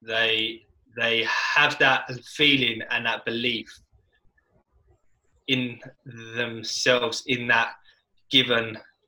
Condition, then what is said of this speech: Stuttering. In this situation, I feel confident, and it's irrelevant if I'm having a good speech day or a bad speech day.